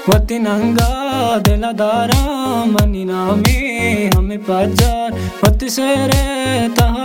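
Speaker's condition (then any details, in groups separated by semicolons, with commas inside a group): No condition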